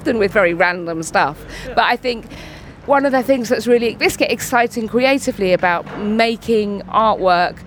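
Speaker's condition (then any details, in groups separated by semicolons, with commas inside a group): Tourette's syndrome; neurological, involuntary vocal and motor tics, milder in childhood, intensified in early 20s; hedgehog, cats, sausage, audible chest banging motor tic, tics fill silences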